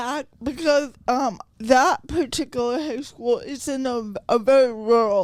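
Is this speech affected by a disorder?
Yes: cerebral palsy.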